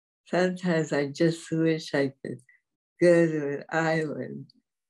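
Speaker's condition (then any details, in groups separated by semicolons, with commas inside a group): Dystonia; typed needs on typewriter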